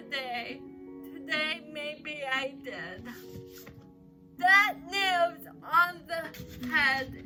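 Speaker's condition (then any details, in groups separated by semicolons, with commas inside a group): Cerebral palsy; uses crutches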